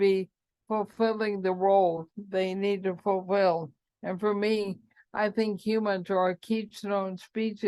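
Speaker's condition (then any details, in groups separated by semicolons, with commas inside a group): ALS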